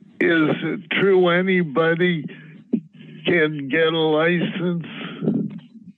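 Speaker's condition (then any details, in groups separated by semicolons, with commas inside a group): Parkinson's disease; symptoms treated with cannabis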